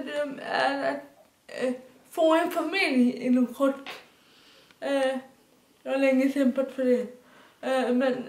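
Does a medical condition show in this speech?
Yes: dyskinetic cerebral palsy, severe.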